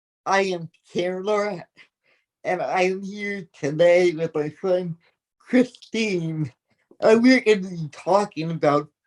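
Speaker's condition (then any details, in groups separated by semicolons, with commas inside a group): Athetoid cerebral palsy; speech, wheelchair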